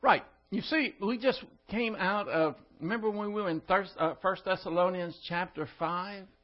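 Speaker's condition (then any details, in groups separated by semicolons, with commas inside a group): No condition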